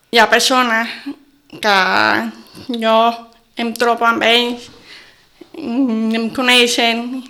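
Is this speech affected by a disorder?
Yes: deafness from birth, congenital; communicates by lip reading since always; intonation different from hearing speakers, may not be understood well, host finds speech understandable.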